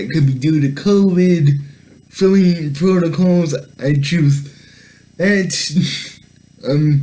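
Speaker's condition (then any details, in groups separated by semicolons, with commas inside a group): Cerebral palsy; able to speak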